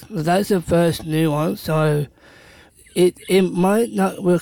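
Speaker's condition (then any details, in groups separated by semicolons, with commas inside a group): Down syndrome; not always understood by others, pub workers don't understand speech properly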